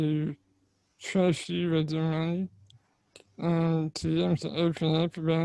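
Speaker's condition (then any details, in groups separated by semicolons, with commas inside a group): Spinal muscular atrophy; muscular dystrophy type, lifelong wheelchair user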